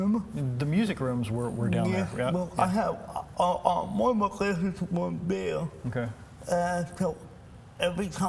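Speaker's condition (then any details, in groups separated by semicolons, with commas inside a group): Cerebral palsy; speech impairment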